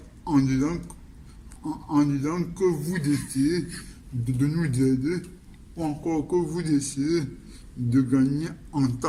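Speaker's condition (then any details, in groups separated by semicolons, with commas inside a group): Cerebral palsy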